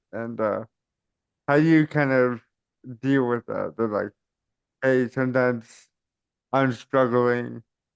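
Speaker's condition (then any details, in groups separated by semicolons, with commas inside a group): Cerebral palsy; caused by stroke at birth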